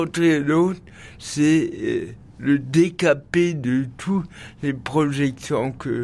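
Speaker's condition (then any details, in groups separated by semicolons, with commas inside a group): Cerebral palsy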